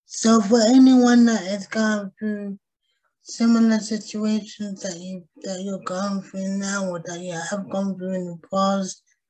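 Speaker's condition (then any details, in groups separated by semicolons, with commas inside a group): Cerebral palsy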